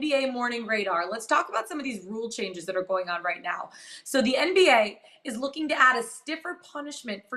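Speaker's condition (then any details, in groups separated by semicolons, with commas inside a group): No condition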